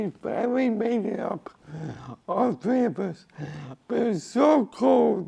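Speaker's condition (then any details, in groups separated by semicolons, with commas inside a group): Cerebral palsy; from birth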